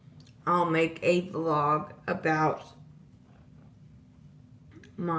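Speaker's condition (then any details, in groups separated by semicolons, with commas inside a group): Disability causing slurred speech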